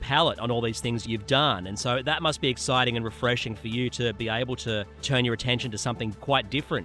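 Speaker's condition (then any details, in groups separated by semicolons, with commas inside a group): No condition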